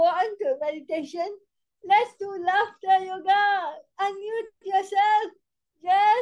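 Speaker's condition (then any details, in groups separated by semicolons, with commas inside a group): Cerebral palsy spastic quadriplegia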